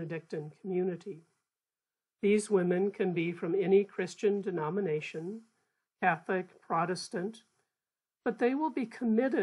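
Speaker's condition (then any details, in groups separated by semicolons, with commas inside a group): No condition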